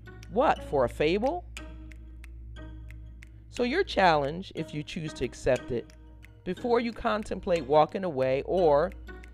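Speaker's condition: No condition

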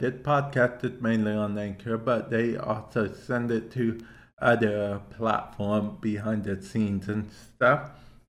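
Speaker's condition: Cerebral palsy; affects hand-eye coordination and balance; affects speech to an extent, listener asked why speech sounds as it does

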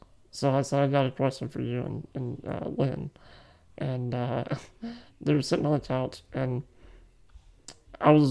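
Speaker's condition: Muscular dystrophy; life expectancy uncertain

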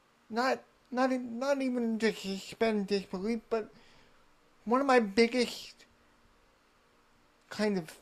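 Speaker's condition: Cerebral palsy; wheelchair user all life

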